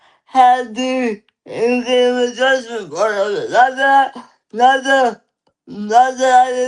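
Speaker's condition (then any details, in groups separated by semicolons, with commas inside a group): Cerebral palsy; lifelong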